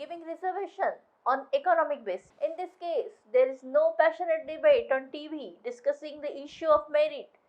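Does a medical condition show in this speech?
No.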